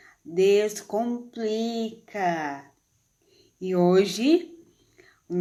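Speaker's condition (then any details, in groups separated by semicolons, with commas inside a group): Cerebral palsy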